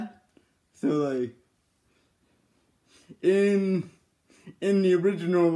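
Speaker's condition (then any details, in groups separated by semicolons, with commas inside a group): Cerebral palsy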